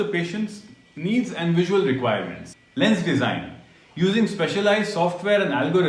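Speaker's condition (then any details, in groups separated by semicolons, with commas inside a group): No condition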